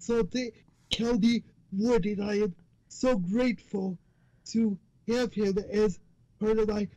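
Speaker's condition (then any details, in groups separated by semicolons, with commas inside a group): Cerebral palsy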